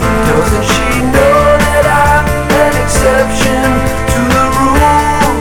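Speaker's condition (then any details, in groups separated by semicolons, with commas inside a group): No condition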